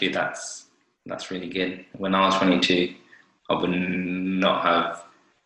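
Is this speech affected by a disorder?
Yes: stutter; childhood onset, started speaking at two, fluent about two years then blocking began, speech therapy until about seven or eight with therapist Jackie; milder than before, blocks still happen at times; blocks and freezes, worse with authority figures and professional situations, easier with other stutterers; here repeated words, prolonged sounds.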